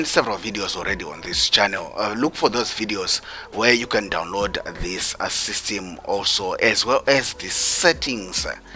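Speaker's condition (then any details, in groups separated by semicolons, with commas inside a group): No condition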